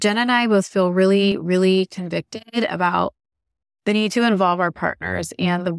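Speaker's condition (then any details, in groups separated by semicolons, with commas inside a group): No condition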